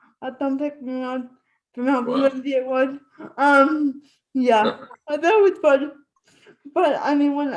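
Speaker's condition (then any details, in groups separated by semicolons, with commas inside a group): Spastic cerebral palsy; can speak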